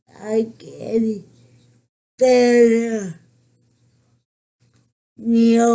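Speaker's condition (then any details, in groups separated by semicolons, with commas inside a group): Cerebral palsy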